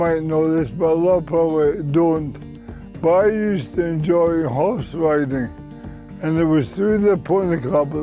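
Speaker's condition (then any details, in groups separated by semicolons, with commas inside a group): Motor neuron disease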